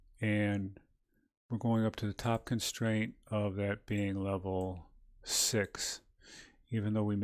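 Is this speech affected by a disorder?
No.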